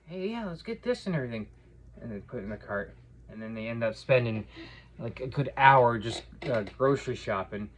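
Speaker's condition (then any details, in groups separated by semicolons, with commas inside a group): No condition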